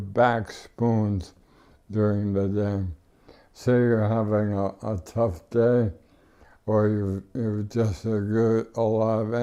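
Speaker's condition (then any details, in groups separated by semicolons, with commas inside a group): ALS; no tracheostomy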